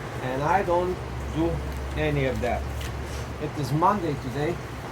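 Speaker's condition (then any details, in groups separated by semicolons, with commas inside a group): No condition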